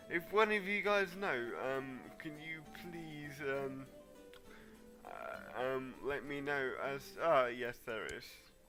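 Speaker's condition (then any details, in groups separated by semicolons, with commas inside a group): Cerebral palsy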